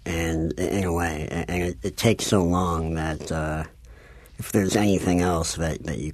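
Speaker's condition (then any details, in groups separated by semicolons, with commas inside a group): Cleft palate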